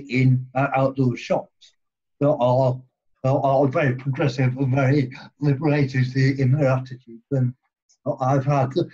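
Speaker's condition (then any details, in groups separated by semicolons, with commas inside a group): Cerebral palsy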